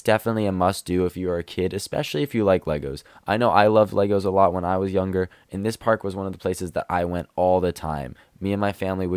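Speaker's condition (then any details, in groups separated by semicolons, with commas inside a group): No condition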